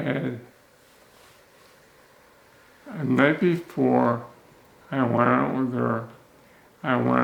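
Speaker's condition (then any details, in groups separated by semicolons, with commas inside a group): Chronic progressive multiple sclerosis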